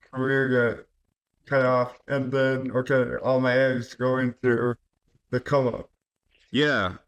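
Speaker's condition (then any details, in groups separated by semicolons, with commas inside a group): Cerebral palsy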